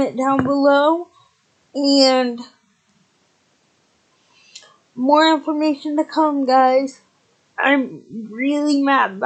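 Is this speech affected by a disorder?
Yes: cerebral palsy, spastic, severe.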